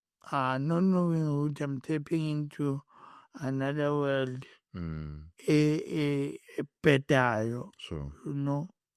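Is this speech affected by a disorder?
Yes: cerebral palsy.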